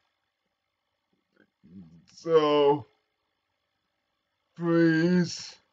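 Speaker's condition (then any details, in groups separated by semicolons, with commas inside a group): Cerebral palsy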